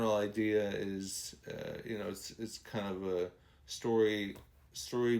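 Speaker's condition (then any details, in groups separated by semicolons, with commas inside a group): ALS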